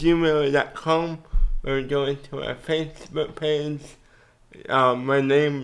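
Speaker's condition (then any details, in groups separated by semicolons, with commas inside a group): Cerebral palsy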